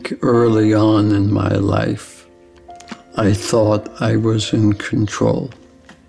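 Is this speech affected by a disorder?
Yes: ALS; progressive ALS.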